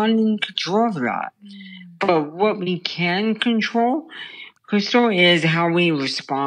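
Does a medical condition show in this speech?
Yes: brain stem tumor; childhood onset.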